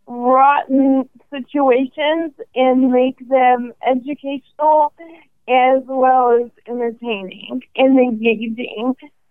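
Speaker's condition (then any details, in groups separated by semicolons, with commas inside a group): ALS; 5.5 years since diagnosis, considering walking device, sees speech and respiratory therapists, must catch breath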